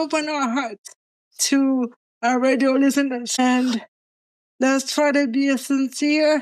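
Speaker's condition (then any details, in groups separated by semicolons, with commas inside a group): Cerebral palsy; present from birth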